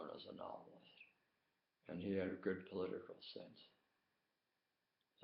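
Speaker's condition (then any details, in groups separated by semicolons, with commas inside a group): Tongue cancer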